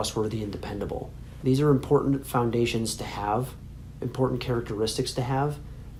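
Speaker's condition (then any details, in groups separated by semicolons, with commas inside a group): No condition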